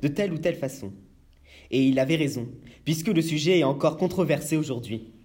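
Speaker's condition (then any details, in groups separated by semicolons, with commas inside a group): No condition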